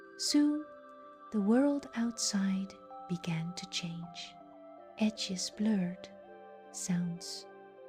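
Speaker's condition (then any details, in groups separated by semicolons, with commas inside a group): No condition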